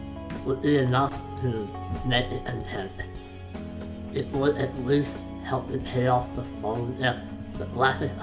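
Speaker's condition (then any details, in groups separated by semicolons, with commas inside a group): Facial palsy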